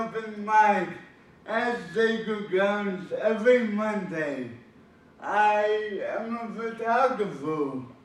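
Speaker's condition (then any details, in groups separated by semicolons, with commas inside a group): Cerebral palsy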